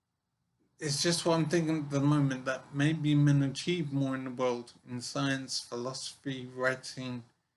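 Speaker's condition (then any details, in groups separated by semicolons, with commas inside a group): Brain injury; severe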